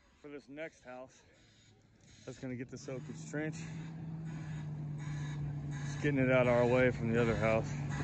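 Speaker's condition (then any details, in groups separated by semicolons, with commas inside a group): No condition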